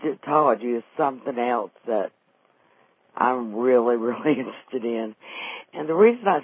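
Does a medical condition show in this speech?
Yes: vocal cord paralysis after stroke, unilateral vocal fold paralysis; can no longer sing since vocal cord paralysis.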